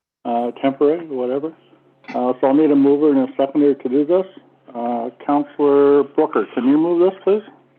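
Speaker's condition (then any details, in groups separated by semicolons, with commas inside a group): No condition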